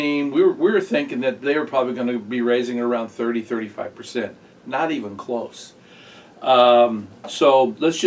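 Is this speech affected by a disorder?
No.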